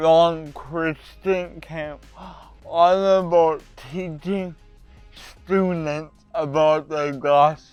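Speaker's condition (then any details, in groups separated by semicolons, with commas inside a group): Cerebral palsy; voice often not understood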